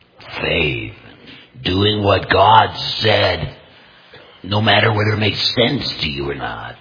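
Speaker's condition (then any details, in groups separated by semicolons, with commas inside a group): Total laryngectomy; may sound painful to listeners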